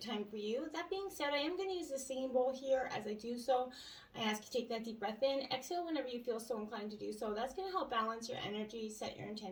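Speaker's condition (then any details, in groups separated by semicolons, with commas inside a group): No condition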